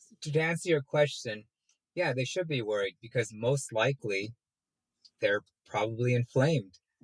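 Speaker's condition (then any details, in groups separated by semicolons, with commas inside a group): No condition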